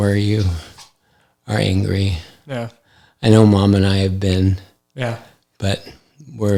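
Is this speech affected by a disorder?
Yes: ALS; affects hand function; recently diagnosed.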